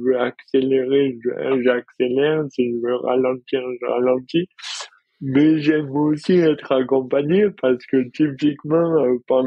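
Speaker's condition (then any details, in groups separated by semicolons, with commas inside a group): Dystonia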